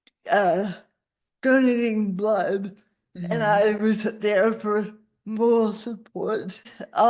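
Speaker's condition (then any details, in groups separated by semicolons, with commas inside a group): Cerebral palsy; spasticity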